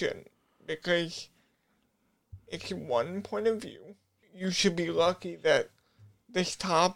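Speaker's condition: Cerebral palsy; brain disorder, brain injury

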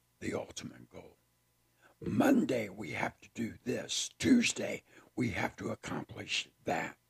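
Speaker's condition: Partial laryngectomy; taught to speak with tracheostomy tube

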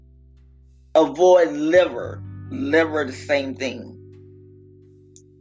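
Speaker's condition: No condition

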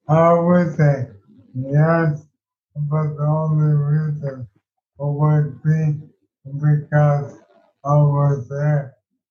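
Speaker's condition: ALS

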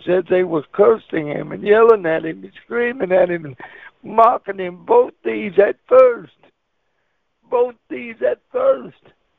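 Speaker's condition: Cerebral palsy; wheelchair user

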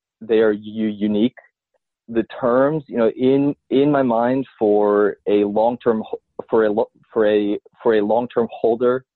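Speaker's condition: Stutter; years ago caused strong fear of answering the phone; frequent word and phrase repetitions, part-word repetitions, many fillers like um and uh; repeated sounds, repeated words

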